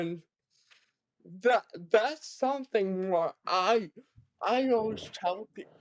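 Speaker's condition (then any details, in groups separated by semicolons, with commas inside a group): Cerebral palsy; present from birth, severe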